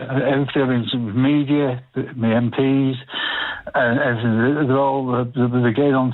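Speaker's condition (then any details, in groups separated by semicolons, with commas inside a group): Parkinson's disease; DBS implant, DBS surgery couple of years ago, worsening over last 18 months; symptoms much better since surgery, frequent falls, very poor balance, repeated hospital visits after falls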